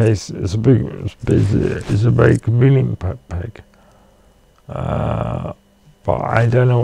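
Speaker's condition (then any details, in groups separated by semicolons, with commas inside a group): Cerebral palsy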